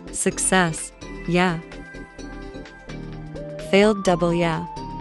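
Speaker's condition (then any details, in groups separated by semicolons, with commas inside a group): No condition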